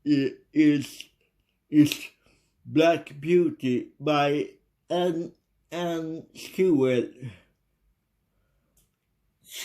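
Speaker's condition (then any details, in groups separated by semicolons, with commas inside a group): Cerebral palsy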